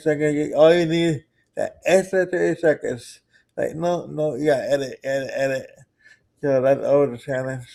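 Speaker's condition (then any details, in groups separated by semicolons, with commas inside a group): Cerebral palsy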